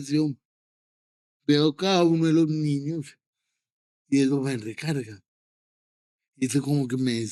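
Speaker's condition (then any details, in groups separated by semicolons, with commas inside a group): Cerebral palsy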